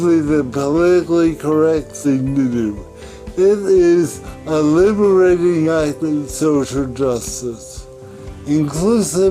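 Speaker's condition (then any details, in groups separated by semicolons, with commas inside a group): Cerebral palsy; from birth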